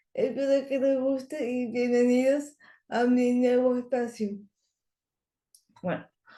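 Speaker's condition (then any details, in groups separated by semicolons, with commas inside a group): Cerebral palsy; language areas of brain affected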